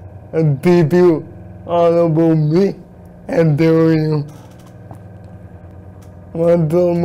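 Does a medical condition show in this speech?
Yes: cerebral palsy; present since birth; difficulty speaking, sometimes not understood.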